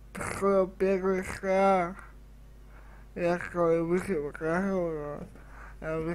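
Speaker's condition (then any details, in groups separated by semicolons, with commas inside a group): Cerebral palsy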